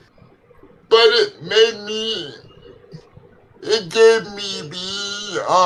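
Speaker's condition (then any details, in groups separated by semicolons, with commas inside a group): Cerebral palsy; legs affected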